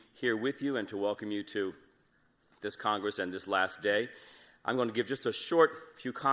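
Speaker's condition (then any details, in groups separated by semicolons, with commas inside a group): No condition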